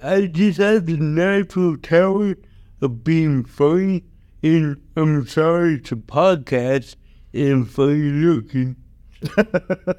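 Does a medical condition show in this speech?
Yes: cerebral palsy.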